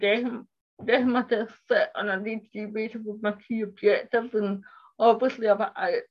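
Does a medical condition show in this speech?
Yes: cerebral palsy; left side affected, walking and dexterity difficulties, profoundly deaf, tightens easily, riding for disabled 15 years; speech impairment.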